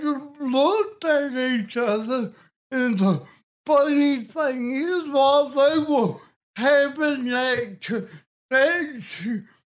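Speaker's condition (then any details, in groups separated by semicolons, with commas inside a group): Cerebral palsy; speech impediment, unaware until age twelve, did not recognise own recorded voice, listeners judge on hearing voice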